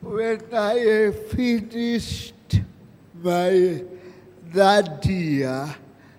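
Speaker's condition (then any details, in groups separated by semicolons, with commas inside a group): Cerebral palsy; present from birth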